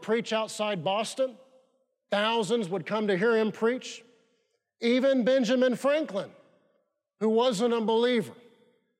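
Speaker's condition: No condition

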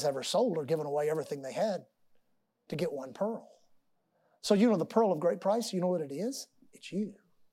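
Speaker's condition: No condition

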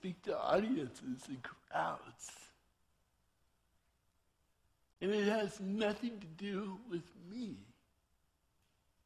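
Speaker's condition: Torsion dystonia; body still not controllable

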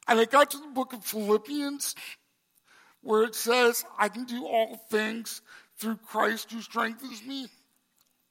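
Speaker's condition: Cerebral palsy; congenital

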